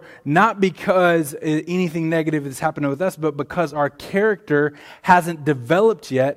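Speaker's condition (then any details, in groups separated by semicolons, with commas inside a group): No condition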